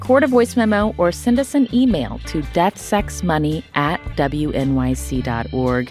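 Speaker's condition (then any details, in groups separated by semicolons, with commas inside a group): No condition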